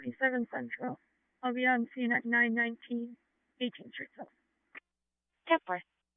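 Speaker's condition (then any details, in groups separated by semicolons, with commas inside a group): No condition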